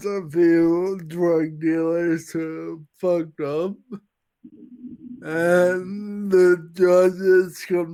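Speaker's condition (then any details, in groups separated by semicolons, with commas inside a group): Friedreich's ataxia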